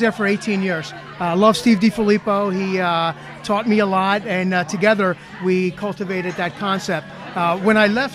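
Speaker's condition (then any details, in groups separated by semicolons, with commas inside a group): No condition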